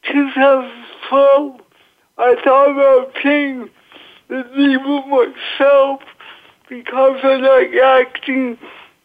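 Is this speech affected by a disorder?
Yes: cerebral palsy.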